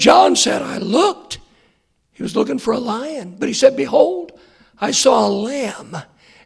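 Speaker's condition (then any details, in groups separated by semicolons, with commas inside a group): Hoarseness after vocal cord surgery; post-operative check on Monday good, vocal cords look straight, hoarseness remains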